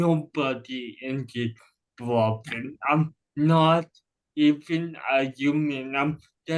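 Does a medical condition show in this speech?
Yes: cerebral palsy.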